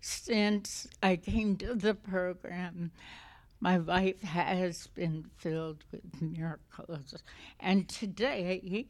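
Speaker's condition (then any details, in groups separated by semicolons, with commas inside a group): Essential tremor; essential tremor affecting voice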